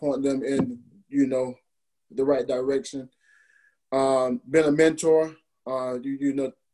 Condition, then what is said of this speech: Stuttering. But it's a great feeling when you go out and I'm able to speak an hour and a half, and have complete fluency.